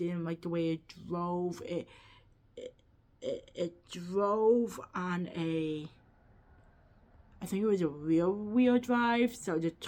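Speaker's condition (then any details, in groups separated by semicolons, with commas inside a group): Cerebral palsy, quadriplegic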